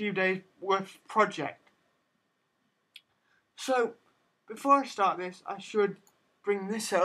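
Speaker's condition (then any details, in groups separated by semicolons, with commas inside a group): Cerebral palsy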